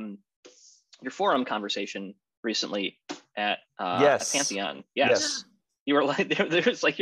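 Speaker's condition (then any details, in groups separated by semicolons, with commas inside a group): No condition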